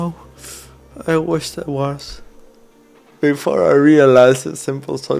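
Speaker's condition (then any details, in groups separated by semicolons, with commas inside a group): Cerebral palsy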